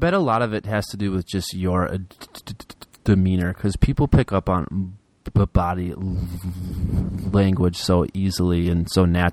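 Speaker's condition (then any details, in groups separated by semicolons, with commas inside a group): Stuttering; works on speaking best, little fear; stutters a lot; blocks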